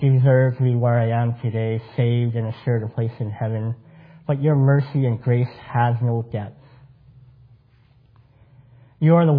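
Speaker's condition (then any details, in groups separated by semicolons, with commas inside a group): Cleft palate; congenital cleft palate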